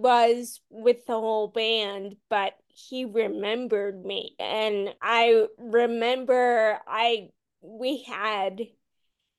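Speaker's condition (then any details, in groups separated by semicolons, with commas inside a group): Friedreich's ataxia; symptoms from about 13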